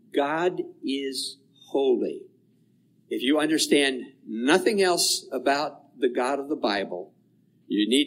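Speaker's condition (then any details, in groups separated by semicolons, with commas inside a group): No condition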